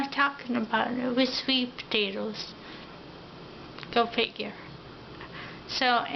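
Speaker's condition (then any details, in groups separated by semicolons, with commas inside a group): Ataxia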